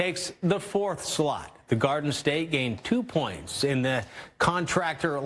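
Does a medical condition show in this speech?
No.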